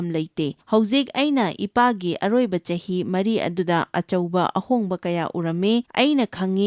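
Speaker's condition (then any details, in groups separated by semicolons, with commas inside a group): No condition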